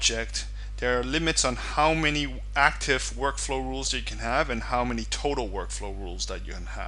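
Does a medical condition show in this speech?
No.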